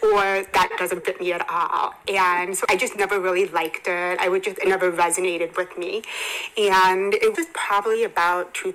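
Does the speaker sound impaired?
Yes: hearing impairment; congenital hearing impairment, hearing aids from about 17 months, further hearing loss at 27, bilateral cochlear implants.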